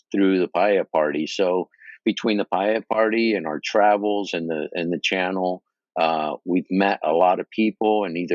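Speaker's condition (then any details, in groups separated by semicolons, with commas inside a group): No condition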